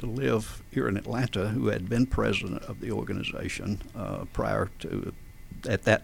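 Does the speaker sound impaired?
Yes: spasmodic dysphonia; adult onset, diagnosed by otolaryngologist.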